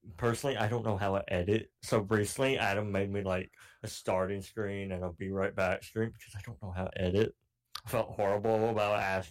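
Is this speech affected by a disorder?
Yes: cleft palate; voice sounds deeper than it is, deeper over mic, cannot say certain words, frequent mispronunciations, speech impediment.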